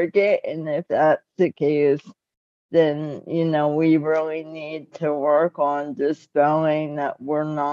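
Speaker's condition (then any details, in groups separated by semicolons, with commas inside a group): Cerebral palsy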